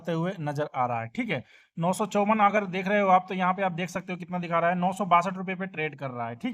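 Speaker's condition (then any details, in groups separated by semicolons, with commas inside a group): No condition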